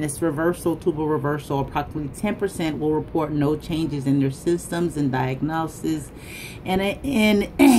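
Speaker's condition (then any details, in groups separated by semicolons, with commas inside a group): No condition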